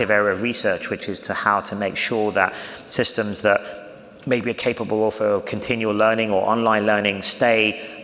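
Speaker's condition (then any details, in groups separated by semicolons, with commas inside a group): No condition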